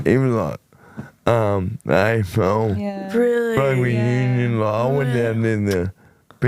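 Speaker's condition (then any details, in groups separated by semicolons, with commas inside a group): Motor neurone disease; voice became very nasal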